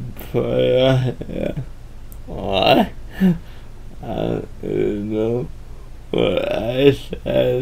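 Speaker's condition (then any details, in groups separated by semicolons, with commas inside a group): Cerebral palsy; one hand affected; atypical speech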